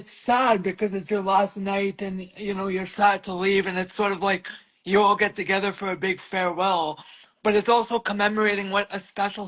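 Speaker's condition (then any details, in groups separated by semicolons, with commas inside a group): Cerebral palsy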